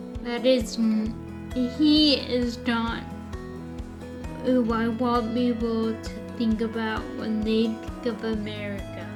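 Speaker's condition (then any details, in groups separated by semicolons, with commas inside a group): Friedreich's ataxia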